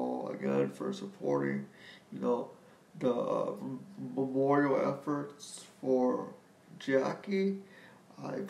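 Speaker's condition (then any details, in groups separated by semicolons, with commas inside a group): Spastic quadriplegic cerebral palsy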